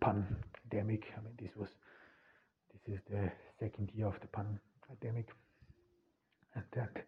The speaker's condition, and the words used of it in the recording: Stuttering. And that's why this is some, you may slightly hear a German accent or some sort of a non-native speaker.